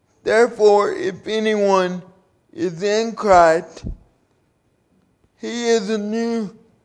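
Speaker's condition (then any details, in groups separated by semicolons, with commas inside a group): Cerebral palsy; due to birth complications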